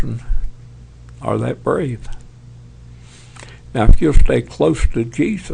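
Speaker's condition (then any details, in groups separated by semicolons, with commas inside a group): Parkinson's; tremors as early symptom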